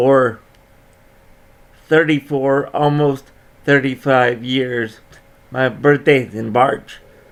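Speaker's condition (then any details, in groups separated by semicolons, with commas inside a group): Cerebral palsy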